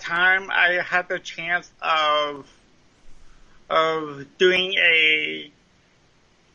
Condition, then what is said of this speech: Cerebral palsy. So if I make reference to something drunk when I'm not, that's why it's because of the speech impediment.